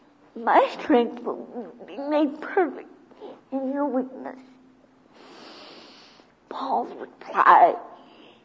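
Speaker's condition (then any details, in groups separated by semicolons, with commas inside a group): Cerebral palsy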